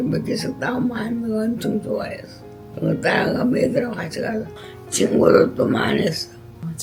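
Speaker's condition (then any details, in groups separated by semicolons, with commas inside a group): Parkinson's disease; also dementia, over eighty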